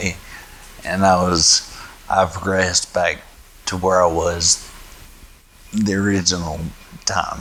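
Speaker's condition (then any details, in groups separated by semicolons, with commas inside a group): Spinocerebellar ataxia type 1; type 1, inherited; worsened from age 30, stem cell treatment, then regressed; slightly slurred, reportedly improved after treatment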